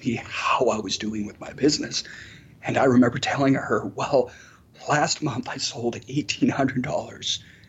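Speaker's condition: Spasmodic dysphonia; slightly better over 10 years, can manipulate certain words and vocal cords to produce sound

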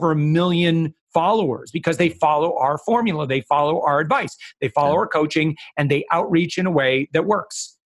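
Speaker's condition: No condition

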